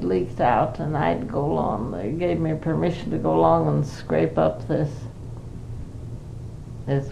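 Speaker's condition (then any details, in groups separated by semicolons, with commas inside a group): Parkinson's; not very able to do much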